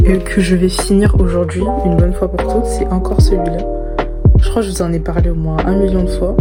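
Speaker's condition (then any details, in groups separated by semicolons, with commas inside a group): No condition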